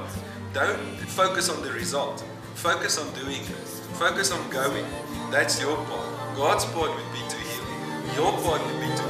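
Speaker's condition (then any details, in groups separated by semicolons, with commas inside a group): No condition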